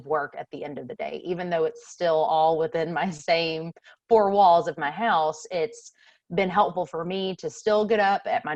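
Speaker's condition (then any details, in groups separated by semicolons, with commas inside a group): No condition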